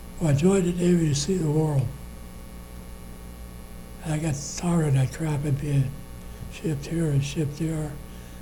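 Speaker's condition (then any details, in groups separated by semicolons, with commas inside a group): Parkinson's disease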